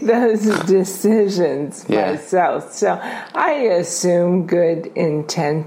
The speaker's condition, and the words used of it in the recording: ALS (motor neuron disease). So talking with half your tongue behind your back.